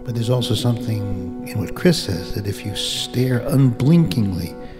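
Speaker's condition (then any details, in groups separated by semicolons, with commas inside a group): No condition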